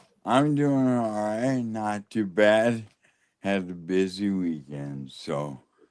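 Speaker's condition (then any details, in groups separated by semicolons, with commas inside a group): Lou Gehrig's disease (ALS)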